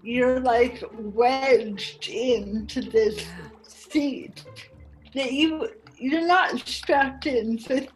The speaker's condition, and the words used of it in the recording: Cerebral palsy. Um, so how it affects me, um, obviously I have a speech impediment, so the muscle is a tongue